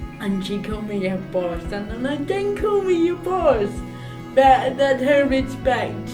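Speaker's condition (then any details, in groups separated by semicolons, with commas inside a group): Cerebral palsy; arm tremors; requires support at home and work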